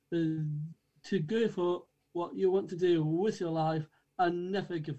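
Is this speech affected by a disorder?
Yes: Down syndrome; from birth.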